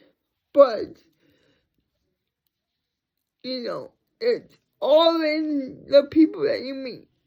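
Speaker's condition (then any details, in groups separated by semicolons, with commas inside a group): Cerebral palsy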